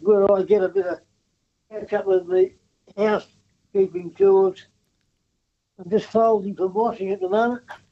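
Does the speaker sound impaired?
Yes: Parkinson's disease; sleeps no more than about 4 hours.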